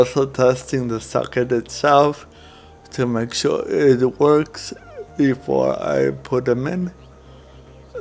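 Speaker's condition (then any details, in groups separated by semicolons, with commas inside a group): Cerebral palsy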